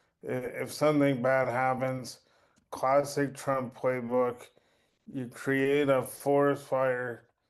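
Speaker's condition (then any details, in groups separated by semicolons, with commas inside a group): Cerebral palsy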